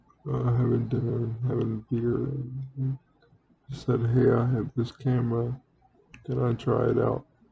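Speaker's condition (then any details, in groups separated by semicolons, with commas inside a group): Cerebral palsy; speaks relatively well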